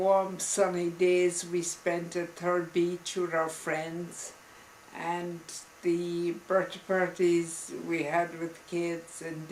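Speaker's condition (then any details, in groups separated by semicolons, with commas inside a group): Multiple sclerosis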